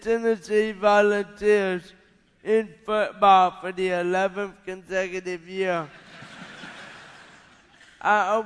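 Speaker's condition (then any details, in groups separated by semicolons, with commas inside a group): Cerebral palsy; not birth defects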